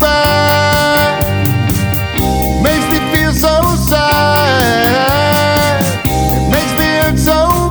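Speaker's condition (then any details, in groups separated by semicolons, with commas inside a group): No condition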